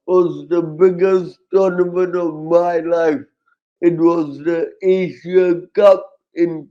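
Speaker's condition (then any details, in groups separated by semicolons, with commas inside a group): Cerebral palsy, severe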